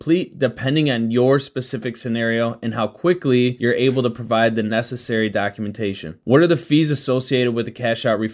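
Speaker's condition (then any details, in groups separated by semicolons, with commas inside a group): No condition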